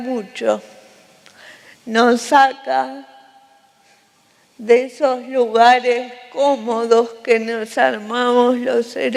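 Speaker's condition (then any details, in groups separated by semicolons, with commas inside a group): Cerebral palsy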